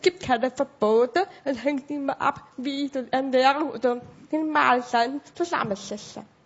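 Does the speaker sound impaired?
Yes: severe hearing loss.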